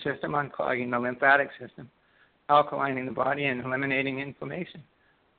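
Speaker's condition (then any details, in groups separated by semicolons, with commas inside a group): Parkinson's disease; dexterity loss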